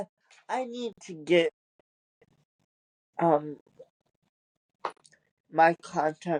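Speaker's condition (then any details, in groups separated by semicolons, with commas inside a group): Cerebral palsy; wheelchair user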